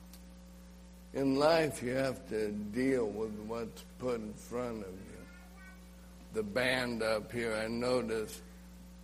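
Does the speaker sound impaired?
Yes: ALS; ALS (amyotrophic lateral sclerosis, Lou Gehrig's), nerve disease attacking nerves and muscles; diagnosed last summer, end of life approaching, muscles quickly stopping working, legs affected, drops things; slurred, slow speech, choking, spitting, swallowing problems.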